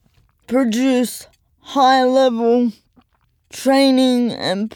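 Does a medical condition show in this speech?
Yes: cerebral palsy; neuromuscular, full-time wheelchair user, no walking, 7-year-old powered chair, types slowly with two pointer fingers; old wheelchair creaking and whirring audible in background.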